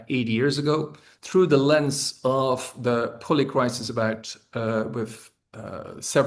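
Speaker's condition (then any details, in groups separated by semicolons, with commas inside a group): No condition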